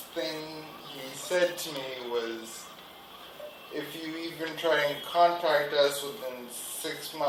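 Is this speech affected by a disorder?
Yes: ataxia; began stammering or slurring words.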